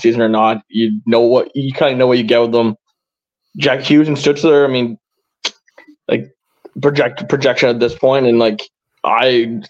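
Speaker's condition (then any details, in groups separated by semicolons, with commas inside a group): Stuttering; stutters a lot, expects stuttering to worsen when upset; repeated sounds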